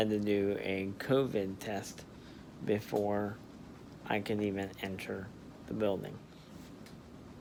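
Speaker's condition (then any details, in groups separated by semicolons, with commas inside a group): Spastic diplegia cerebral palsy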